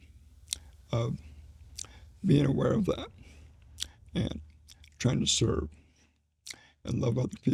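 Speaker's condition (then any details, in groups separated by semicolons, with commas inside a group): ALS; slowly progressing form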